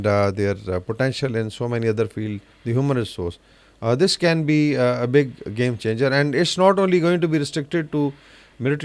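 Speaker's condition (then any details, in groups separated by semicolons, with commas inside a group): No condition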